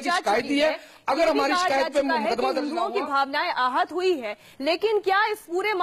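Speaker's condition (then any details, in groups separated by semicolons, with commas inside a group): No condition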